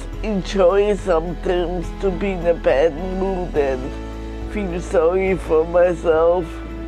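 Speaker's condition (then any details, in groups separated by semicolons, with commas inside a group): Multiple sclerosis; may be slower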